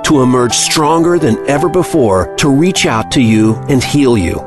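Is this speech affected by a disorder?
No.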